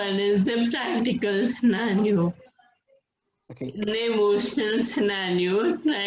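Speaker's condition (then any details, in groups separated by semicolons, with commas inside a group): Friedreich's ataxia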